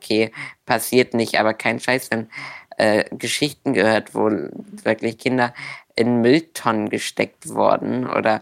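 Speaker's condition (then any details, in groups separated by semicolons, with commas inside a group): Duchenne muscular dystrophy; progressive muscle wasting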